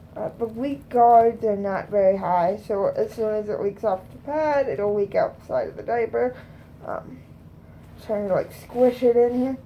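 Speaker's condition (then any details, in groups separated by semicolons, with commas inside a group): Cerebral palsy; both hands affected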